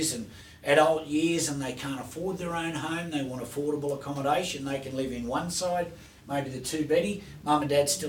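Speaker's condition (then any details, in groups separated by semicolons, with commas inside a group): No condition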